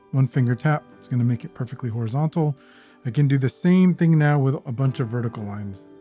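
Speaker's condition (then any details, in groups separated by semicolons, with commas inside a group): No condition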